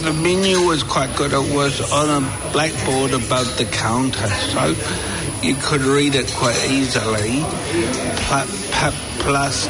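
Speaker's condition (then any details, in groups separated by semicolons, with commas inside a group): Cerebral palsy; described as pretty able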